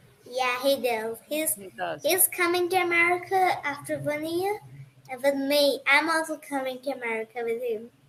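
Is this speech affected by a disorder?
No.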